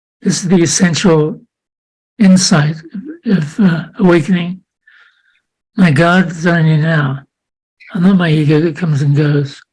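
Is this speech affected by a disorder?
Yes: Parkinson's disease; unsteady walking.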